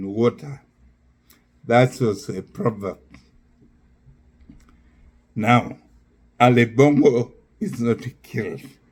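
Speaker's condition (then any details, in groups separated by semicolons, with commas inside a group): Neurological disease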